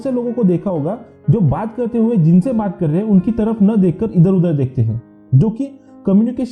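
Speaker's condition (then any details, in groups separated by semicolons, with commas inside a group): No condition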